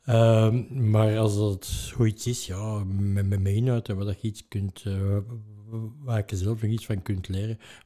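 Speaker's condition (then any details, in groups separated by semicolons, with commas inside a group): Stuttering; no known family history, mother's side unknown, one therapy attempt at age 15-16; fairly fluent talking but stutter noticeable to everyone, telephoning uncomfortable; repeated sounds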